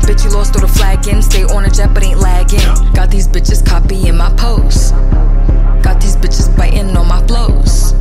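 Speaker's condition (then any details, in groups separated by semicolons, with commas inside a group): No condition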